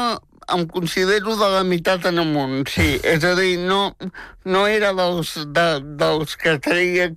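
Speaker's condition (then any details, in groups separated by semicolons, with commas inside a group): Spastic tetraplegic cerebral palsy; very talkative since age 3, worked hard to make people understand speech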